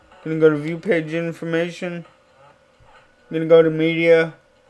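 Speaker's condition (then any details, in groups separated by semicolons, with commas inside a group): Cerebral palsy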